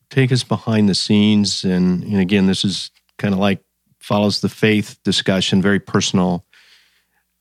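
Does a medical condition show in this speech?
No.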